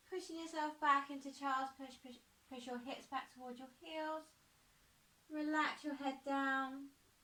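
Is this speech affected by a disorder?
No.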